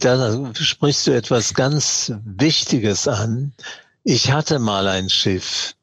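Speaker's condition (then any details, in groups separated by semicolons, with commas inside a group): Parkinson's disease; mild course, ongoing tremor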